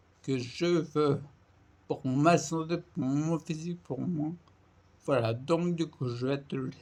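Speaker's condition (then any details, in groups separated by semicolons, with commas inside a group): Primary progressive multiple sclerosis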